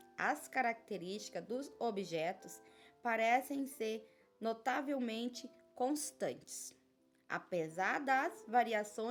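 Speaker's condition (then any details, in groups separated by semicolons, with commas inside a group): No condition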